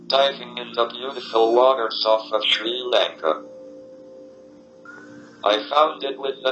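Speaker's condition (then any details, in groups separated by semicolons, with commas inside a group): ALS, speech-generating device; degenerative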